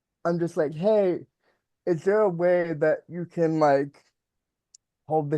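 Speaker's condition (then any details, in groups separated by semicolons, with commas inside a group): Cerebral palsy; mild speech impediment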